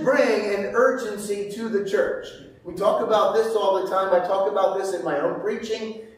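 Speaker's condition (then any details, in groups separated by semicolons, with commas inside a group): No condition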